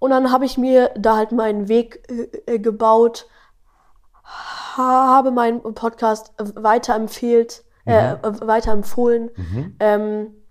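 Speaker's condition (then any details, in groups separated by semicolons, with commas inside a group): Stuttering; none when singing with melody, present when rapping without melody; age 12, stuttering a lot in this conversation; stutters often, less in podcast flow or on liked topics, often speaks fast, better slower; repeated sounds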